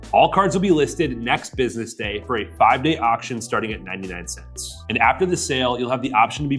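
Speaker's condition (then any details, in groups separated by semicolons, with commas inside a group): No condition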